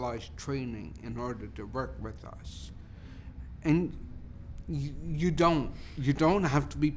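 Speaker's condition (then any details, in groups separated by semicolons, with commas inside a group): Cerebral palsy; speech primarily affected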